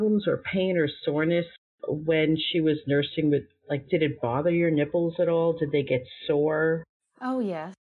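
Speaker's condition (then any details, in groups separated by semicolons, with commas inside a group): No condition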